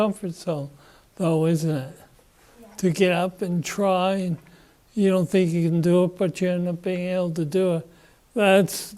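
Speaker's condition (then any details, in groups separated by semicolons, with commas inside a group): Parkinson's disease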